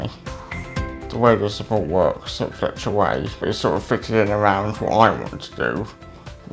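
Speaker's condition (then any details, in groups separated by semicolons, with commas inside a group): Cerebral palsy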